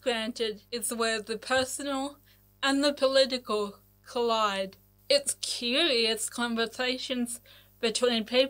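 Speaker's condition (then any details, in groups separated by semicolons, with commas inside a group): Cerebral palsy; cerebral palsy from birth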